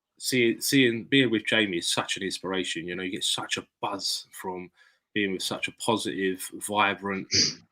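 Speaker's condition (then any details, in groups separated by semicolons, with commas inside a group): No condition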